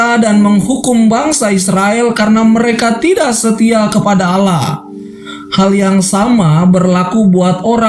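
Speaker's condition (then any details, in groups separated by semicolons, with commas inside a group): No condition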